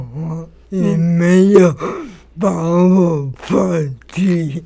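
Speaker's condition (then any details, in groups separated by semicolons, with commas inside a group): Cerebral palsy; severe disability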